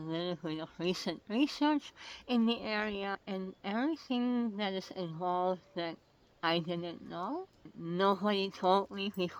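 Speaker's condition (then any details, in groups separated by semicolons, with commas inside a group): Oral cancer; tracheostomy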